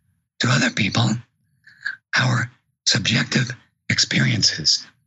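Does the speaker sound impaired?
Yes: vocal cord paralysis; attributed to early childhood trauma.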